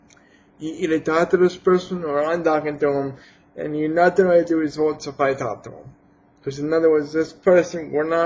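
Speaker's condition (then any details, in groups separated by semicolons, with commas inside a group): Cerebral palsy; has had surgery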